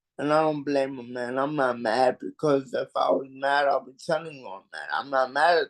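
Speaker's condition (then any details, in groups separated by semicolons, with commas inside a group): Cerebral palsy; mild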